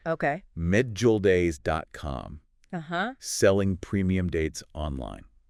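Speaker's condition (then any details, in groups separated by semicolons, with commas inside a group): No condition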